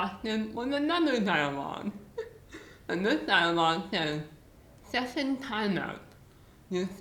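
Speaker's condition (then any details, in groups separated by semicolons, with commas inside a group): Muscular dystrophy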